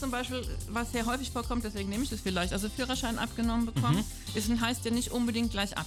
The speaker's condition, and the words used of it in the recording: None; typical speech.